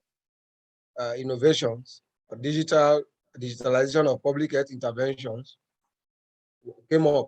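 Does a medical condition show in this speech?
No.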